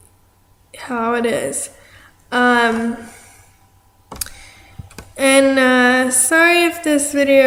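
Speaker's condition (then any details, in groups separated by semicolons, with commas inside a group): Cerebral palsy; affects arm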